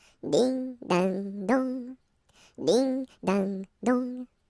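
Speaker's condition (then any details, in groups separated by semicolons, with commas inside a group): No condition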